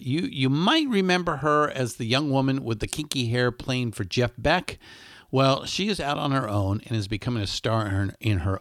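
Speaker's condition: No condition

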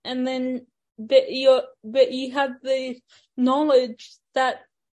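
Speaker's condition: Ataxic cerebral palsy; ambulant wheelchair user

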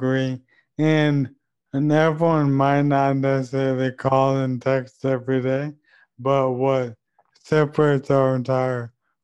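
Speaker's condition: ALS; 2 years since diagnosis

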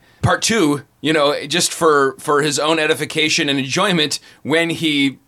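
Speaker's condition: No condition

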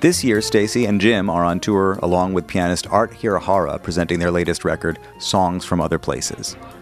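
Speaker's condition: No condition

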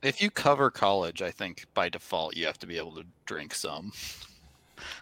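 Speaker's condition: No condition

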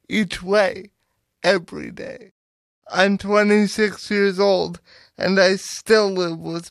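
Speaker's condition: Cerebral palsy; personal support worker 6 hours weekly

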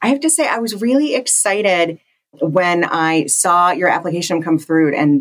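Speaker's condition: No condition

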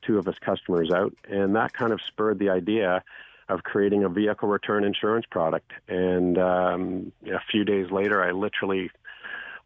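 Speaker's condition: No condition

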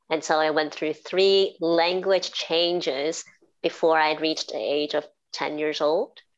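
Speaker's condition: Cleft palate and cleft lip; formerly very difficult to speak properly

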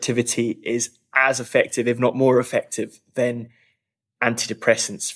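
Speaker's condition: No condition

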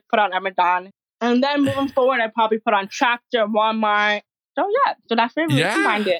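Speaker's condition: Severe hearing loss; Bluetooth hearing aids linked to iPhone

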